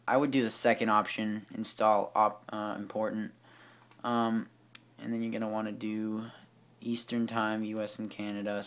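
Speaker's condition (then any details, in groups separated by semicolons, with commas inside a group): No condition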